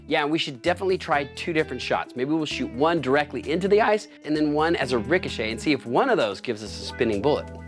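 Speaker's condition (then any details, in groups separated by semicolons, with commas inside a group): No condition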